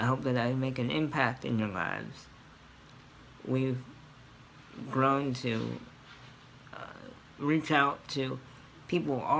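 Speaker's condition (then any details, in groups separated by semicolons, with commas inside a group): Cerebral palsy; scoliosis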